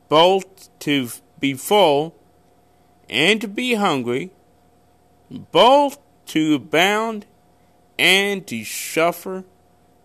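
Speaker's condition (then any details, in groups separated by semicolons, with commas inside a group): Cerebral palsy; born with condition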